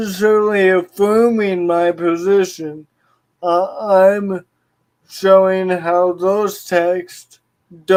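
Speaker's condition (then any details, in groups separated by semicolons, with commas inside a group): Cerebral palsy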